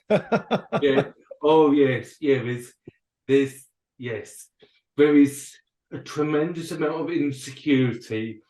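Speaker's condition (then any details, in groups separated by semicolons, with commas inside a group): Cerebral palsy and dyspraxia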